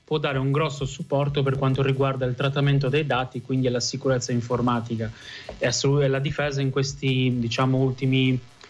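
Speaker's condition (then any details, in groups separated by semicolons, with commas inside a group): No condition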